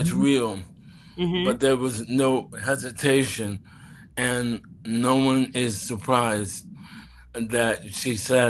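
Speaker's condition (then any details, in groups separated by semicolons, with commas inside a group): ALS; throat muscles affected, speech slowed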